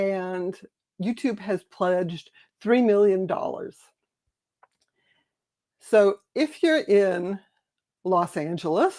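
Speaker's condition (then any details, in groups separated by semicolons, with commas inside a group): No condition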